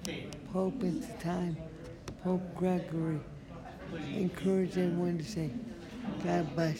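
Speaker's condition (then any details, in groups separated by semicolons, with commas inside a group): Traumatic brain injury; traumatic brain injury from car rollover on base around age 24, army occupational and physical therapy; wheelchair user, knee later failed; talks funny, understandable except when laughing, could not speak for a year after injury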